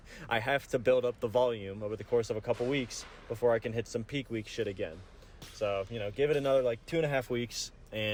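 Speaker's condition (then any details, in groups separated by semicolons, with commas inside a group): No condition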